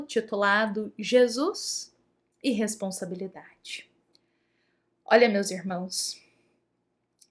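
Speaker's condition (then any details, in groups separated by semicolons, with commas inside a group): No condition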